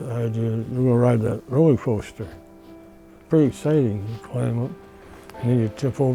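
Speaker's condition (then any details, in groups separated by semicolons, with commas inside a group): Parkinson's disease; deep brain stimulation implant, helped tremor; advanced, duopa therapy, DBS used only at night, walks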